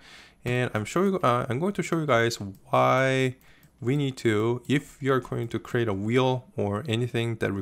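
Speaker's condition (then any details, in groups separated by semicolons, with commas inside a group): No condition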